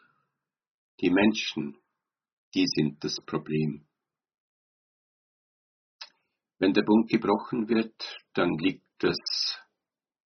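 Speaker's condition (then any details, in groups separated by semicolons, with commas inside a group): No condition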